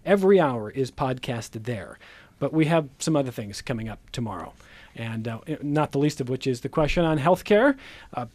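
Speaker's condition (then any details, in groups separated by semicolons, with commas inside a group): No condition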